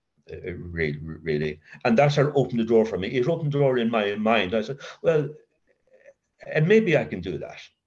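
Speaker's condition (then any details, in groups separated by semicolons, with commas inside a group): Covert stutter; severe childhood stutter, linked to adverse childhood experience, child guidance clinic, worse with teacher's punishment, covert since sobriety; occasional blocks, stutters in mind more than aloud, avoids feared words, voice never feels own; repeated sounds, prolonged sounds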